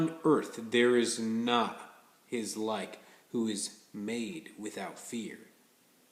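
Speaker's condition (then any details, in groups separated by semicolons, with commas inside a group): No condition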